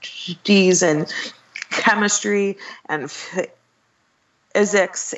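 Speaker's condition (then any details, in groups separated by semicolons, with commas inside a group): Stuttering; covert stuttering until about age 30, intensive program at American Institute for Stuttering in New York; stutters openly, including when introducing self, stutters on daughter's name Violet; prolonged sounds, blocks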